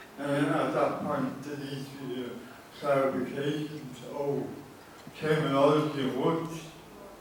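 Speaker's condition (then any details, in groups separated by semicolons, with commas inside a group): Cerebral palsy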